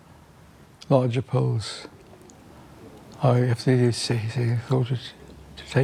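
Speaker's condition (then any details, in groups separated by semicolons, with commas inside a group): Parkinson's disease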